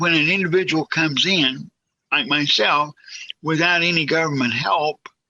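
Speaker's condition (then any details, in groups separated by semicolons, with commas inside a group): Cerebral palsy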